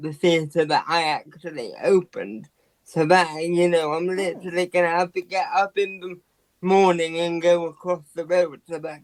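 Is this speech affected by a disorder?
Yes: quadriplegic cerebral palsy.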